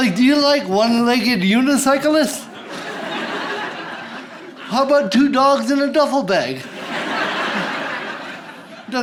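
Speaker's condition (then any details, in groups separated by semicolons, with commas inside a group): Cerebral palsy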